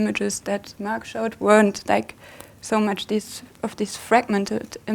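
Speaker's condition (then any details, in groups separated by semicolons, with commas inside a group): No condition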